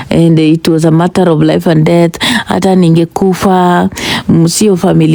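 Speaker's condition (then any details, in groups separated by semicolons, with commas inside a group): No condition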